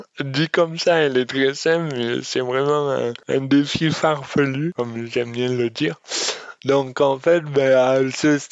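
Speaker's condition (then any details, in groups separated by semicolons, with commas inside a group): Dystonia; speech disorder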